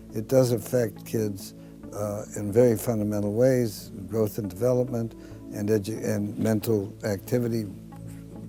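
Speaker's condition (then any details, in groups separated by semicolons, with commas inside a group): No condition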